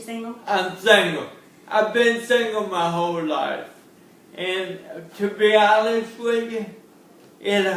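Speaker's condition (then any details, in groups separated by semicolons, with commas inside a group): Cerebral palsy; since birth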